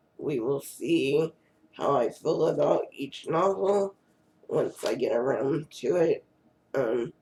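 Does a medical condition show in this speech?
Yes: cerebral palsy.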